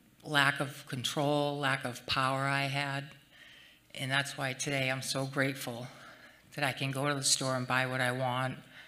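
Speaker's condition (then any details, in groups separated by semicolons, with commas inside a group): No condition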